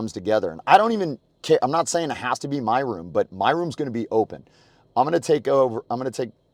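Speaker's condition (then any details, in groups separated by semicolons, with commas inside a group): No condition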